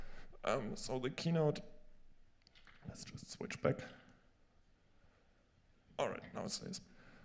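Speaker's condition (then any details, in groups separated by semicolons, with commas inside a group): No condition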